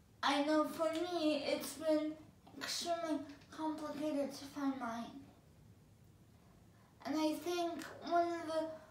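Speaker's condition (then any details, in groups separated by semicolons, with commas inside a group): Cerebral palsy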